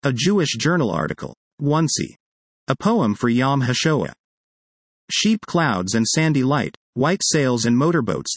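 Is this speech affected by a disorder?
No.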